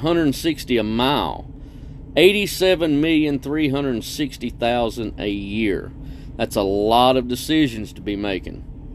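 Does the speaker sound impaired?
No.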